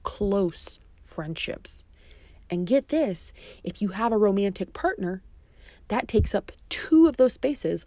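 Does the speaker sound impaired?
No.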